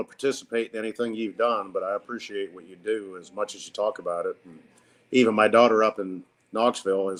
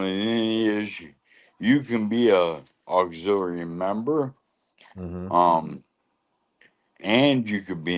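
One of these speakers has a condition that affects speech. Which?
The second: lou Gehrig's disease (ALS); right side and left hand weakness, cane, leg brace; over 5 years since onset, stumbling when walking; voice going, slurring worsens with longer talking.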